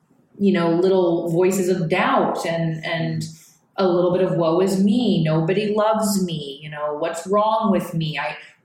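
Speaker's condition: No condition

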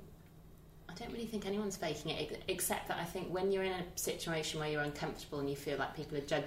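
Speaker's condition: No condition

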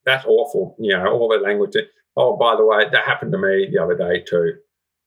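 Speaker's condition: Profound deafness, congenital, severe profound hearing loss; profound deafness since birth, cochlear implant in worse ear

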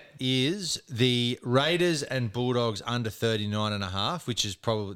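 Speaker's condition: No condition

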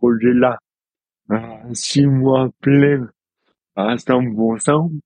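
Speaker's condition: Dystonia; present since birth

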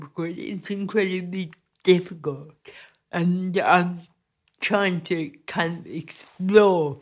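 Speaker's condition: Cerebral palsy; must move carefully

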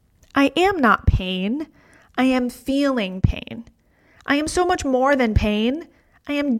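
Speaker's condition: No condition

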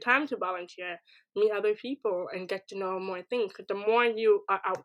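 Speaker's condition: Deafness; hard of hearing, wears hearing aid

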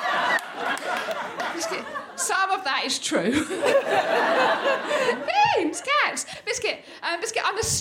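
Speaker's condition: Tourette's syndrome; frequent vocal tics, hedgehog, beans, cats, random words and phrases, swearing, can't stay on script

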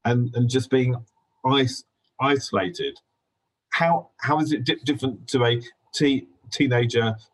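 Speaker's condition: Stammer; possibly linked to hearing difficulties from illness in first 3 or 4 years, affecting language; repeated sounds, repeated words, blocks

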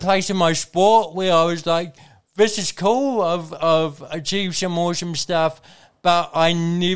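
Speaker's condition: Cerebral palsy; non-progressive

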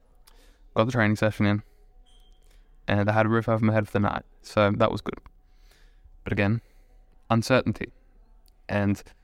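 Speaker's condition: No condition

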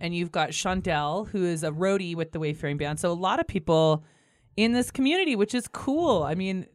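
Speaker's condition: No condition

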